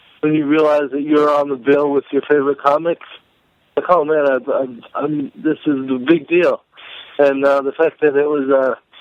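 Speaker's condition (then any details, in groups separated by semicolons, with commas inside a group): Cerebral palsy; present since birth; may sound drunk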